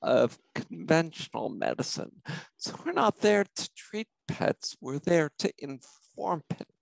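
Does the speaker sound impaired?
Yes: spinocerebellar ataxia; genetic cause, puzzled doctors for almost 40 years before diagnosis.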